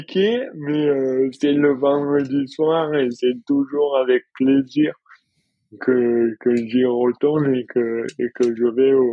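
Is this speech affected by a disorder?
Yes: dystonia.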